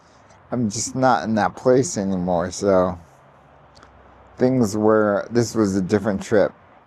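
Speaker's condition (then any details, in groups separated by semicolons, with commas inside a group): ALS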